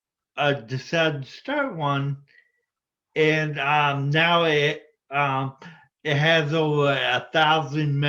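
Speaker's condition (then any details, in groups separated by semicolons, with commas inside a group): Spinocerebellar ataxia type 14, SCA14; speech affected, may be hard to understand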